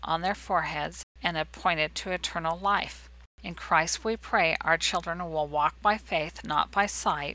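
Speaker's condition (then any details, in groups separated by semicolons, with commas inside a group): No condition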